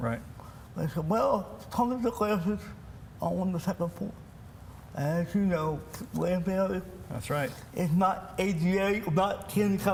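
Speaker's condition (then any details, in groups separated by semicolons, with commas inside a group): Cerebral palsy; from birth; speech impairment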